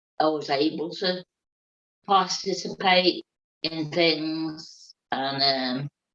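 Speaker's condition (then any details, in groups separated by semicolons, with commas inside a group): Cerebral palsy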